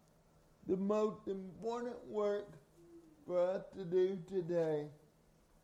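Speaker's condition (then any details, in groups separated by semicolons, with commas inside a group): Cerebral palsy; carried everywhere by parents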